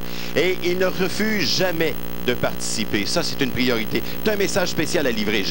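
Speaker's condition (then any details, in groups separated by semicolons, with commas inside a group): No condition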